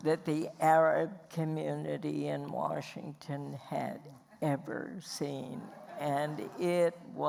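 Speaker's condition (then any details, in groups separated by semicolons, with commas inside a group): Spasmodic dysphonia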